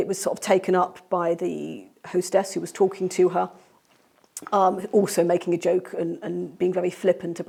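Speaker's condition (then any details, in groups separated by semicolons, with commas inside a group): No condition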